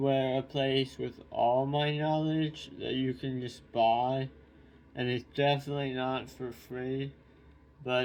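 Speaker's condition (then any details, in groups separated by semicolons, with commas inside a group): Tongue cancer surgery; neck and tongue surgery, tongue tissue removed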